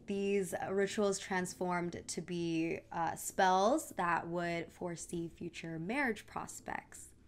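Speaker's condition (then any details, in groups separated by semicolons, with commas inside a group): No condition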